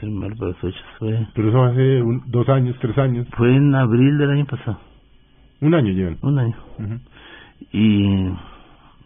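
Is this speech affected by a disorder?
Yes: Parkinson's disease; voice sometimes trembles, sometimes understood, sometimes not understood at all.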